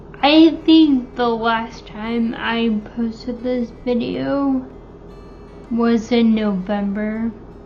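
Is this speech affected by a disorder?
Yes: Friedreich's ataxia.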